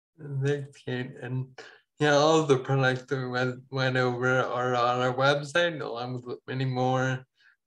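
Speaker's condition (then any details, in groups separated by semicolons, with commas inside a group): Ataxia; falls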